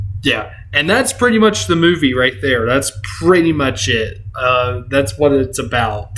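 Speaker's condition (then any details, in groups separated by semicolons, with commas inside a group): No condition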